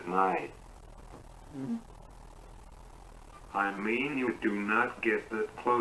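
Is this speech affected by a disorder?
Yes: cerebral palsy; uses wheelchair.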